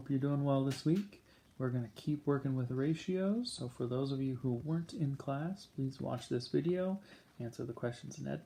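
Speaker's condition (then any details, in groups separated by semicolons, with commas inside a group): No condition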